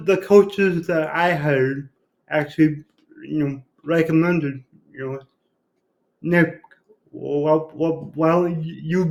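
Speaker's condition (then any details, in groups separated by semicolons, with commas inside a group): Cerebral palsy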